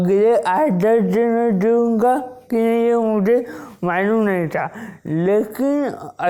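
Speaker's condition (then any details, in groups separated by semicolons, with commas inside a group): Wilson's disease; onset at age 16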